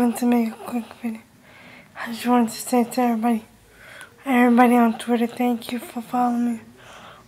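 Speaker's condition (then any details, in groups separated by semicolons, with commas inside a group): Cerebral palsy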